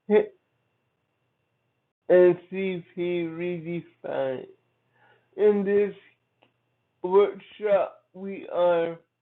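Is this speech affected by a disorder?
Yes: cerebral palsy; from birth.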